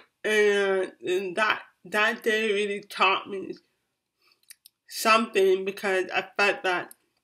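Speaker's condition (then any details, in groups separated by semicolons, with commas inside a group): Cerebral palsy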